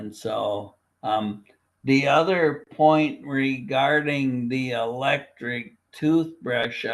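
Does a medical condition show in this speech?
Yes: primary lateral sclerosis, bulbar onset.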